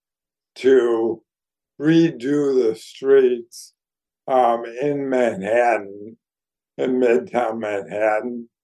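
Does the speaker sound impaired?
Yes: ALS; neurodegenerative disease, declining health; voice somewhat compromised by disease, audibly affected.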